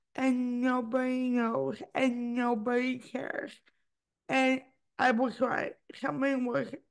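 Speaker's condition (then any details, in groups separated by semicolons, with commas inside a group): Cerebral palsy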